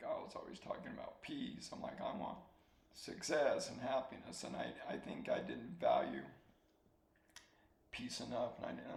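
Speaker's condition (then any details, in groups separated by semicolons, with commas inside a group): ALS; slow-progressing form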